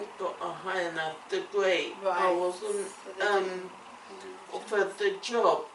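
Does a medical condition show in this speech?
Yes: cerebellar ataxia; affects speech and swallowing.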